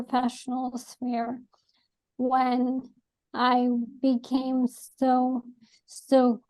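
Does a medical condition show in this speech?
Yes: ALS; atypical case.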